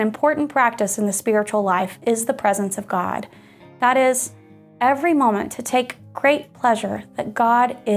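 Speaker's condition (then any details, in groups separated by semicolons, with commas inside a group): No condition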